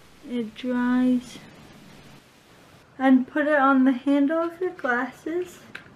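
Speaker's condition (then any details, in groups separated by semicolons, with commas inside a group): Cerebral palsy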